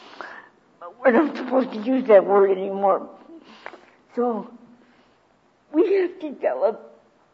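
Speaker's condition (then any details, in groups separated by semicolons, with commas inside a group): Cerebral palsy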